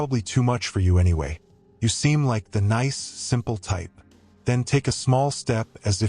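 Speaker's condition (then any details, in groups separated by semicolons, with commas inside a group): No condition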